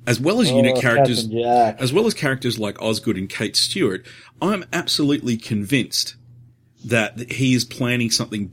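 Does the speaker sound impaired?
No.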